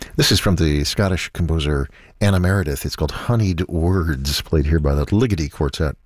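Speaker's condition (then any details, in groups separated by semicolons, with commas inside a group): No condition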